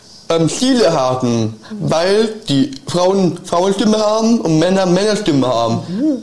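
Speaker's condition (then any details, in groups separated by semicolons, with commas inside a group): Down syndrome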